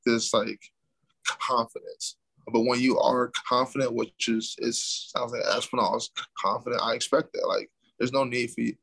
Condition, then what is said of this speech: Stuttering. It sounds like he has CTE. And I've been hearing that for years, and I was just like, man, okay, I'm going to speak on it one time.